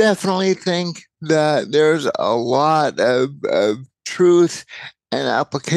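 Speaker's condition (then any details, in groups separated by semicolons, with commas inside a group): Cerebral palsy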